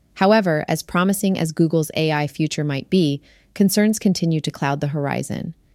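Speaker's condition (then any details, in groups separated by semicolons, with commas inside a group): No condition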